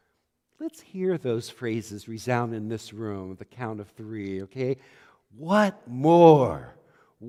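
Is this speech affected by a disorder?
No.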